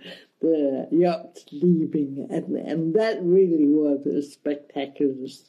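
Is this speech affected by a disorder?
Yes: cerebral palsy; mild, affects balance and hand control, walks, wheelchair after long flights, breathless rushing off planes; speech affected a bit.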